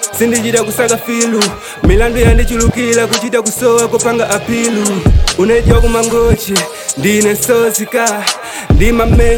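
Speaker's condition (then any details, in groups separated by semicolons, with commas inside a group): No condition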